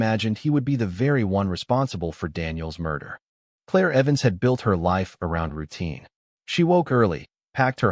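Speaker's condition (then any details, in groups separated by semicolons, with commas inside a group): No condition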